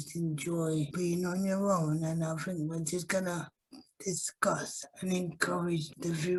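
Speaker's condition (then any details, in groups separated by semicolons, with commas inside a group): Cerebral palsy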